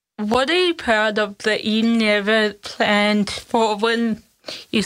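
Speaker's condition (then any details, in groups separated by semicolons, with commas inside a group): Cerebral palsy; cerebral palsy since birth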